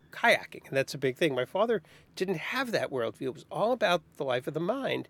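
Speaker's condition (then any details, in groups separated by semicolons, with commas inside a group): No condition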